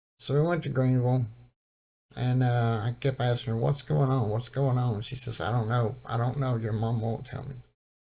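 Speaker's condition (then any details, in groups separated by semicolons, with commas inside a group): Cerebral palsy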